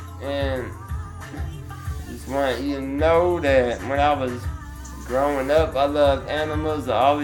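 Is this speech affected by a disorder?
Yes: Duchenne muscular dystrophy; diagnosed by calf muscle biopsy.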